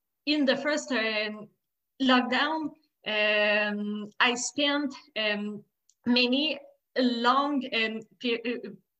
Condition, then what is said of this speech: Stuttering. This is like you know, my stuttering is more like blocks instead and repetitions.